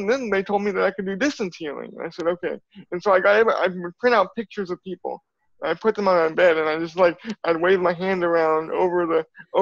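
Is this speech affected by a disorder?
Yes: cerebral palsy; from birth.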